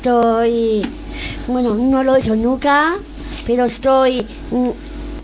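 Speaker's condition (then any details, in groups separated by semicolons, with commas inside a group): Down syndrome; reads news item aloud on live radio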